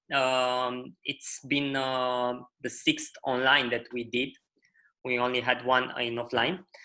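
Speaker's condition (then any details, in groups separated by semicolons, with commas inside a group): No condition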